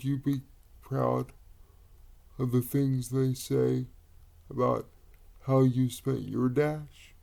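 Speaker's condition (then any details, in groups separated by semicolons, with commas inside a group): Cerebral palsy; quadriplegic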